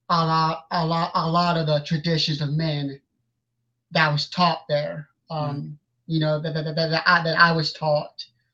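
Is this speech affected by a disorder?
Yes: stuttering; cited as reason against preaching call at age 16; here repeated sounds, repeated words.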